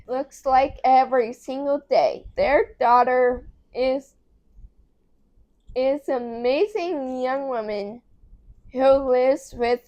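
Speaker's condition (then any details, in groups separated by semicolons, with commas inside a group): Cerebral palsy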